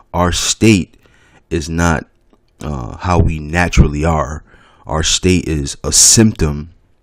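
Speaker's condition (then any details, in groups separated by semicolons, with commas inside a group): No condition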